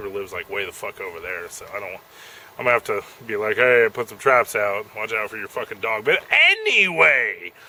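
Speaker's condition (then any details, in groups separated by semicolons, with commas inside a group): No condition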